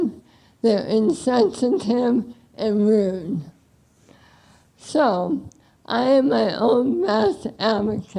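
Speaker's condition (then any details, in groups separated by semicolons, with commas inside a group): ALS; bulbar onset, tongue weakness and fasciculations; speech and swallowing symptoms, over a year before diagnosis; hoarseness then slurred speech, tongue weakness, swallowing narrowing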